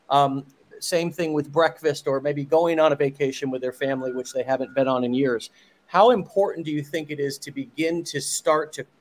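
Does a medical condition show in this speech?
No.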